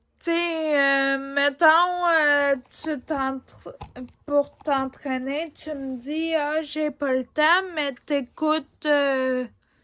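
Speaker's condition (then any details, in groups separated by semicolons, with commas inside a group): Ataxia; degenerative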